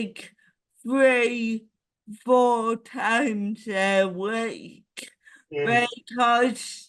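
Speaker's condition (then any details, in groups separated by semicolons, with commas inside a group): Cerebral palsy; ataxic type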